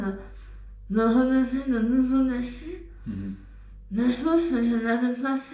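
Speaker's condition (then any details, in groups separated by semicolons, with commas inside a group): Tongue cancer; eating difficulty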